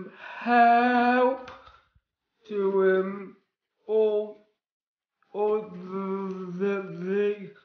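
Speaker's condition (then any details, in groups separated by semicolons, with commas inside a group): Cerebral palsy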